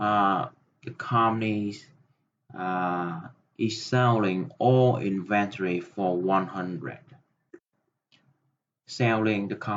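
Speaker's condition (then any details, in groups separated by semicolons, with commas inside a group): No condition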